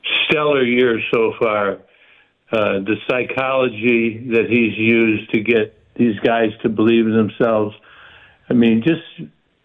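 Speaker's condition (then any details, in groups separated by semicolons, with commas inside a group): Parkinson's; stays active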